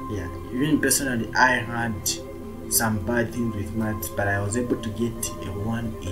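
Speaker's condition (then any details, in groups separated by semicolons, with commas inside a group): No condition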